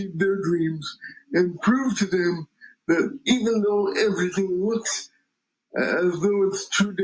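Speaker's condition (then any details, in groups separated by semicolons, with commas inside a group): Cerebral palsy; power wheelchair user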